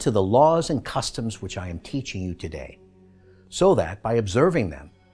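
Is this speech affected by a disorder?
No.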